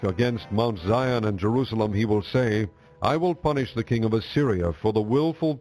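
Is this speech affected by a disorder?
No.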